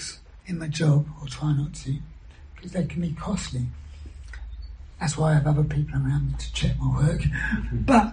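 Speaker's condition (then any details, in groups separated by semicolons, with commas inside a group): Throat cancer surgery, vocal injections; whispered after surgery, two or three words per breath, injections now allow full sentences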